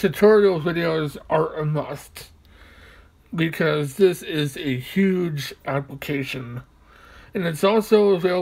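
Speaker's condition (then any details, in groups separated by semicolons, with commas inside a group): Mobius syndrome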